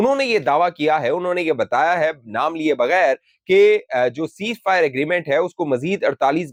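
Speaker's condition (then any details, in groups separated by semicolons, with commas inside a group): No condition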